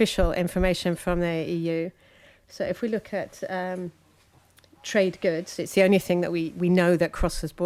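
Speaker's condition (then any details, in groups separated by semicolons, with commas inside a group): No condition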